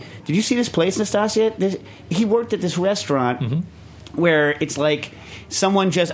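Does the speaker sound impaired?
No.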